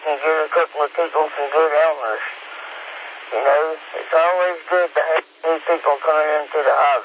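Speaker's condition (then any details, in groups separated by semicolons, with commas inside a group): Speech impediment; several disabilities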